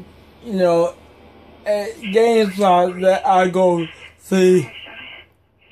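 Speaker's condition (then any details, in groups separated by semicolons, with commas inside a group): Cerebral palsy; affects muscles; uses adapted controller; may be hard to understand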